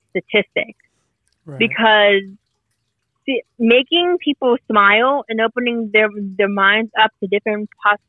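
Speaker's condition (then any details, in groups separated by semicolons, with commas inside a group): Mitochondrial disease with stutter; mitochondrial neuropathy, ATP deletion, damaged muscles and nerves, energy crises, misdiagnosed cerebral palsy, diagnosed at 15; physical therapy twice weekly, gym, medication, good and bad days, progressive regression, gait changes, falls; stutters more when stressed; repeated words, prolonged sounds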